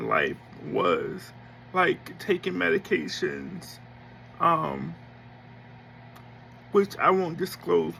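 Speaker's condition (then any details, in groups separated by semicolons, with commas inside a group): Cerebral palsy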